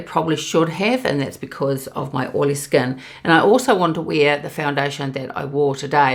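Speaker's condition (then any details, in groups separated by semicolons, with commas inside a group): No condition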